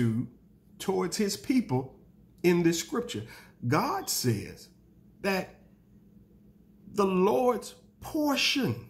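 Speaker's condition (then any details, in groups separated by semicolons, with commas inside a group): No condition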